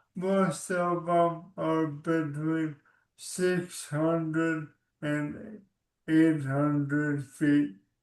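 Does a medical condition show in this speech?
Yes: ALS.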